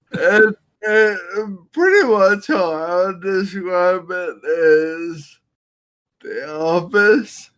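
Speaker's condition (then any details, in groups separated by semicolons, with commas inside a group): Friedreich's ataxia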